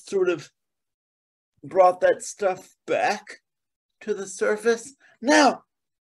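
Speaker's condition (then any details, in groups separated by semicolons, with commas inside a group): Cerebral palsy; has to think about motions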